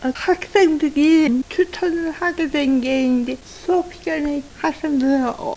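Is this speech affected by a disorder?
Yes: cerebral palsy with speech disability; neonatal jaundice cause, diagnosed at two years four months, physical disability, not walking past age two; uses assistive communication technology to lecture, otherwise class runs over time; childhood difficulty pronouncing native language, speech and physical therapy rehabilitation center from age three.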